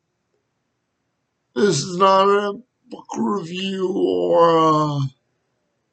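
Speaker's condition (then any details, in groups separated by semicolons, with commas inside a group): Cerebral palsy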